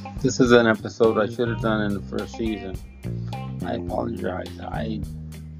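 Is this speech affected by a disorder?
Yes: cerebral palsy.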